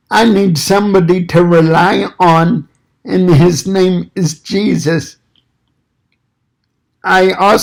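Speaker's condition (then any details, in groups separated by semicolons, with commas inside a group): Cerebral palsy; fine motor impairment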